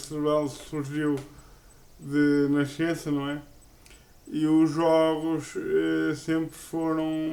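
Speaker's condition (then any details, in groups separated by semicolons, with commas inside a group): Cerebral palsy; uses a wheelchair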